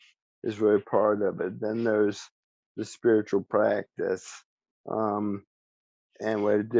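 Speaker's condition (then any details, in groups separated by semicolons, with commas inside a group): ALS; speech still preserved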